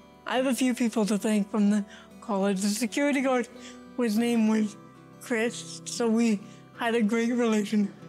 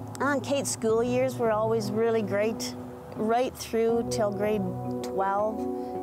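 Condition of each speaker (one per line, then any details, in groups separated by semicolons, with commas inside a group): Cerebral palsy; from birth, legs and left arm, leg ligament-lengthening surgery; electric wheelchair, previously walker; some speech affected, childhood speech therapy, newborn breathing help
No condition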